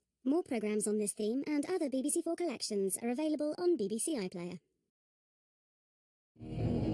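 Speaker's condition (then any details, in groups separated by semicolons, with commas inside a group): No condition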